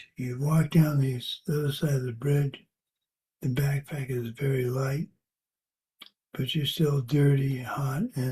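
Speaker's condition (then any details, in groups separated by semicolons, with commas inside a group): Parkinson's; age 73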